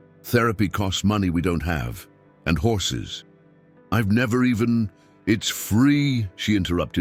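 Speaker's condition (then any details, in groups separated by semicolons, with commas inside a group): No condition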